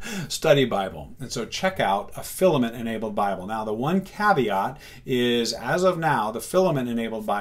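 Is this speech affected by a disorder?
No.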